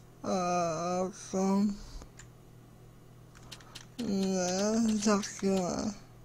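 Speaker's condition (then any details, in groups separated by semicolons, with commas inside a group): Cerebral palsy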